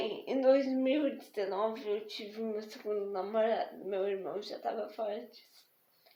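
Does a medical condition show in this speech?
Yes: spastic diplegic cerebral palsy.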